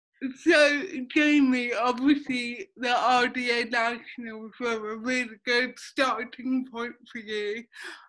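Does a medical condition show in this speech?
Yes: cerebral palsy.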